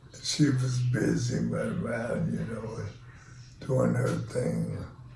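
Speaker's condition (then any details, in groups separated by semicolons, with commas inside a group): ALS; onset left foot drop, then left leg weakness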